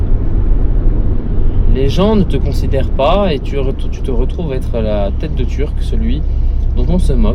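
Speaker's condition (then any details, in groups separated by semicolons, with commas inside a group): No condition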